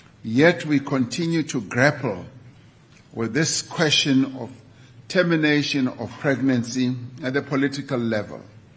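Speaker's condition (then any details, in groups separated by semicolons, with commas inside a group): No condition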